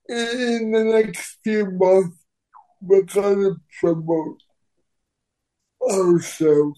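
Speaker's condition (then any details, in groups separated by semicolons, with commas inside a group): Cerebral palsy; wheelchair user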